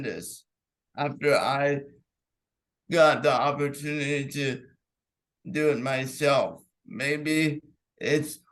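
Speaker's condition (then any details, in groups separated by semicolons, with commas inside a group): Cerebral palsy; clenched fist, unsteady walk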